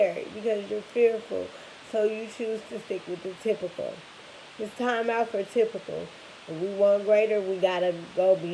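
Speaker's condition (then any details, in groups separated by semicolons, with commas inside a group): Cerebral palsy; spastic cerebral palsy from birth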